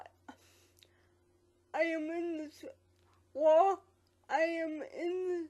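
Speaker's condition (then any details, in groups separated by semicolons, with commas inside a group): Quadriplegic cerebral palsy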